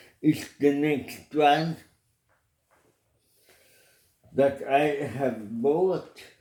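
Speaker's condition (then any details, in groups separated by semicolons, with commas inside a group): Cerebral palsy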